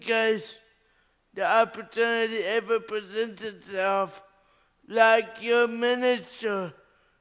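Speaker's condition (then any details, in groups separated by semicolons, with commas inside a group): Cerebral palsy; allow straightening arm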